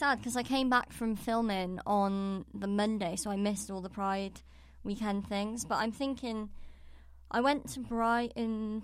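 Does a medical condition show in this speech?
Yes: cleft palate; congenital cleft palate, bottle fed as infant, could not breastfeed or eat.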